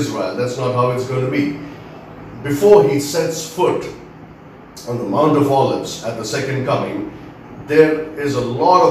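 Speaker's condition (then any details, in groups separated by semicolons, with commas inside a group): No condition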